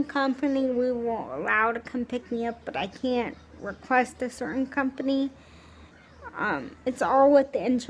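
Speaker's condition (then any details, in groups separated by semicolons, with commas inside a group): Cerebral palsy, spastic, severe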